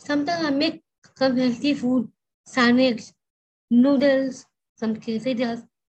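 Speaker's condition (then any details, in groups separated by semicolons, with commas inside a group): Down syndrome; extra chromosome, diagnosed around 4th month after birth, developmental delays, early intervention, physiotherapy, speech therapy; age 29; short simple sentences, some ungrammatical phrasing, mother rephrases questions for her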